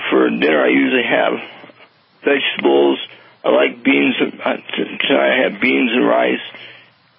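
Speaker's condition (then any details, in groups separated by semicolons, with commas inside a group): Parkinson's; slight tremor years before diagnosis, worsened after anesthesia for broken hip and femur, worse on left side; started Sinemet this past year, fish oil, acetyl-carnitine, acetyl-cysteine, tried glutathione IVs, tyrosine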